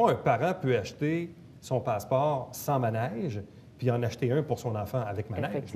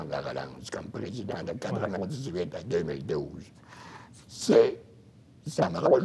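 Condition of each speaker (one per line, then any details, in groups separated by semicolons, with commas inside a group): No condition
Throat cancer, voice prosthesis; throat cancer, laryngectomy, voice prosthesis; about 10 to 11 years since cancer; speaks with voice prosthesis for 10 years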